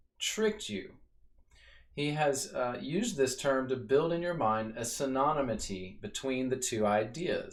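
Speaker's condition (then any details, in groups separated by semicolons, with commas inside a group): No condition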